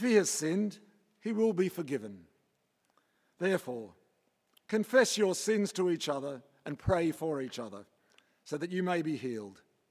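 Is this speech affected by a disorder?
No.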